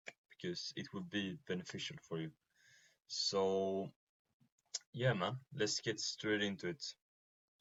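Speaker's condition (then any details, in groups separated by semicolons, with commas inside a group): No condition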